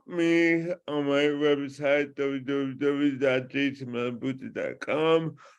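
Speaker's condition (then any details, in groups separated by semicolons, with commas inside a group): Cerebral palsy; from birth; speech impediment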